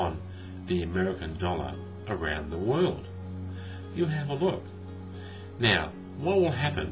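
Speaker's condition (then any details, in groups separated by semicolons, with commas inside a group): No condition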